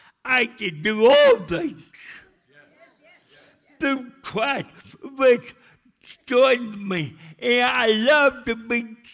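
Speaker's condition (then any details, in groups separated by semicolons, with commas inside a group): Cerebral palsy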